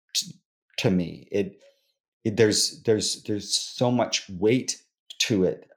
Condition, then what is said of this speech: Stuttering. It became something that I was adding to the conversation just by allowing myself to stutter and not trying to be fluent.